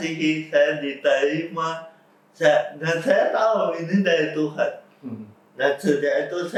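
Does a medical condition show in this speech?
Yes: cerebral palsy.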